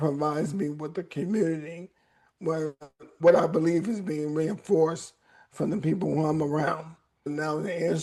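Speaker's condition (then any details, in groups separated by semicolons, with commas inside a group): ALS; voice raspy at times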